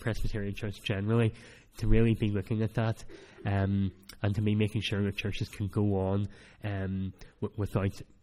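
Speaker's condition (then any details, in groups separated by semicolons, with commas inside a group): Cleft palate; speech not that clear at times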